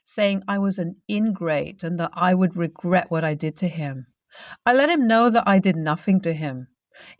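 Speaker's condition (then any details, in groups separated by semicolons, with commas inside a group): No condition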